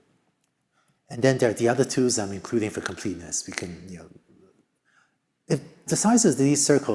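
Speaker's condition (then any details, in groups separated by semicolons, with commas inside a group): No condition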